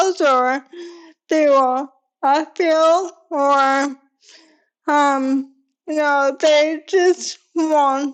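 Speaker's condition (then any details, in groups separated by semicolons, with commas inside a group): ALS; diagnosed at 33, rapid progression, cane within eight months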